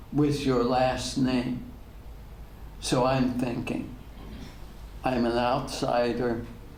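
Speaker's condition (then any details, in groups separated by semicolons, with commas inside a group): ALS; degenerative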